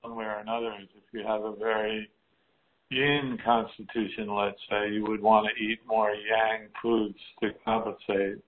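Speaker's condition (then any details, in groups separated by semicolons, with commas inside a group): Parkinson's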